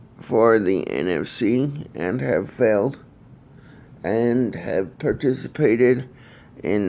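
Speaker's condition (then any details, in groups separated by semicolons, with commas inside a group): Cerebral palsy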